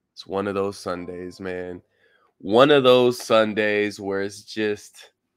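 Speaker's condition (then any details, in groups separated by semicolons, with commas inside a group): No condition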